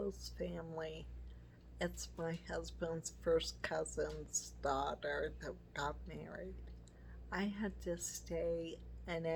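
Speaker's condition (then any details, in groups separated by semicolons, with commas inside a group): MS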